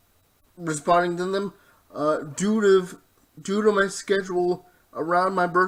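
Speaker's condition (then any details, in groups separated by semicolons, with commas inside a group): Cerebral palsy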